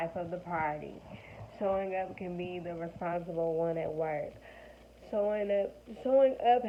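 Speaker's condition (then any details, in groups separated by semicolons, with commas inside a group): Cerebral palsy, spastic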